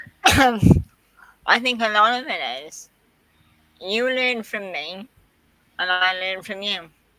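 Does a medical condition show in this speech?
Yes: quadriplegic cerebral palsy.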